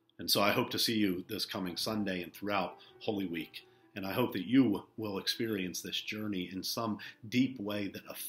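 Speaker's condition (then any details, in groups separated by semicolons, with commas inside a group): No condition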